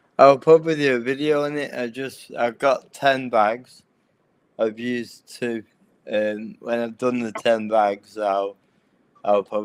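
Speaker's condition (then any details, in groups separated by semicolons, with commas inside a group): Cerebral palsy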